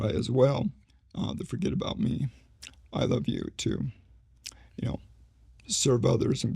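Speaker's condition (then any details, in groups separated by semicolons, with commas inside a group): ALS; slowly progressing form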